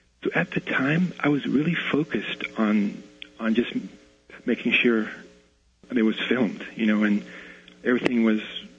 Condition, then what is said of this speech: Stuttering. Well, I want to first actually say that at times when I speak, I stutter at times.